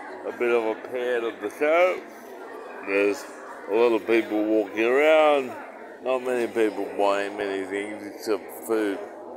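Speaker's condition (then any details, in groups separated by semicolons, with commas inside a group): Cerebral palsy; uses wheelchair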